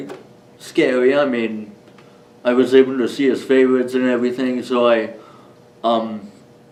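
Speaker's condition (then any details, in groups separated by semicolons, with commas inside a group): Cerebral palsy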